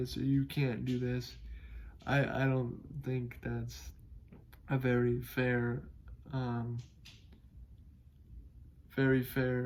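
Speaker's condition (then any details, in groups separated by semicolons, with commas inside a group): Cerebral palsy; able to speak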